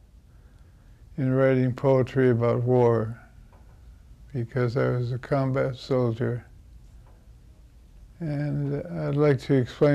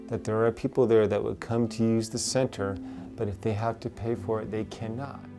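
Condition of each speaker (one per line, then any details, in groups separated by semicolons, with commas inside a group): Parkinson's disease; about nine or ten years since onset, voice training; voice very quiet, often asked to repeat, training improved control
No condition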